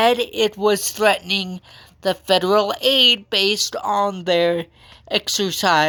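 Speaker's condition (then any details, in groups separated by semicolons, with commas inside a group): Cerebral palsy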